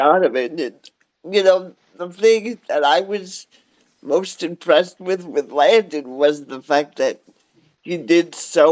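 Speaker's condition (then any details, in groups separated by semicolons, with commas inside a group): Cerebral palsy; cerebral palsy, wheelchair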